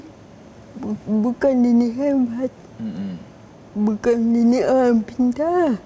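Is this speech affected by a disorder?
Yes: cerebral palsy; walking relatively difficult.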